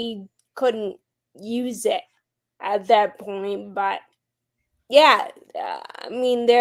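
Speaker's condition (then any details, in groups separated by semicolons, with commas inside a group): Friedreich's ataxia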